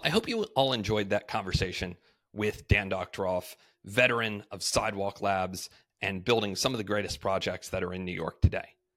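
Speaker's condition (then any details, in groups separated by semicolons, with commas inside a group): No condition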